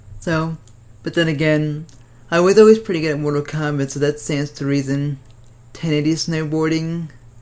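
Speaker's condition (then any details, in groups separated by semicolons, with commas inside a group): Cerebral palsy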